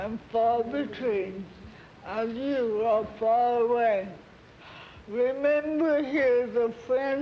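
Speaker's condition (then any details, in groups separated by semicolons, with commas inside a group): Cerebral palsy; from birth, coordination only in feet; halting voice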